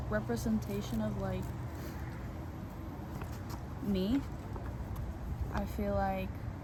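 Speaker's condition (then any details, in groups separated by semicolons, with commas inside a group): No condition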